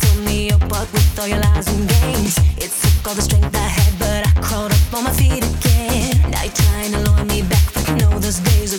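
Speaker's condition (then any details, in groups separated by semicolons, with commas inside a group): No condition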